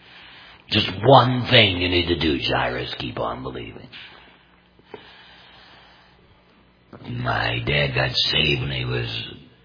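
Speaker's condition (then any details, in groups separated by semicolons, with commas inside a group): Total laryngectomy, complete laryngectomy, voice prosthesis; speaks through voice prosthesis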